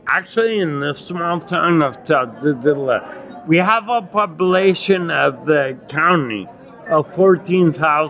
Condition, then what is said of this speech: Ataxia. When I speak, it feels like an elephant is on top of my chest.